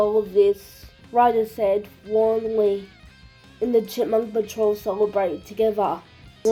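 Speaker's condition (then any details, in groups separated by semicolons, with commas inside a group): Cerebral palsy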